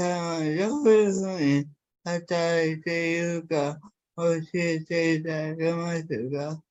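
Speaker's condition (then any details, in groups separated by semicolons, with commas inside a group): Cerebral palsy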